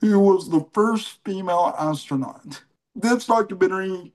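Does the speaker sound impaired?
Yes: cerebral palsy.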